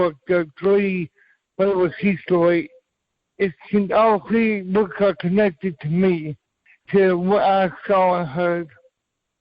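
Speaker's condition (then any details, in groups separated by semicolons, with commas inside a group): Cerebral palsy; from birth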